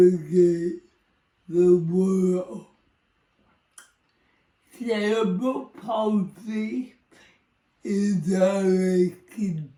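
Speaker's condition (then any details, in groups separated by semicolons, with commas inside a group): Cerebral palsy; speech impairment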